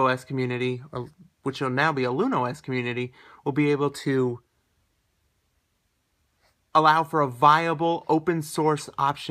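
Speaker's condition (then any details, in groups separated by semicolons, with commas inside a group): No condition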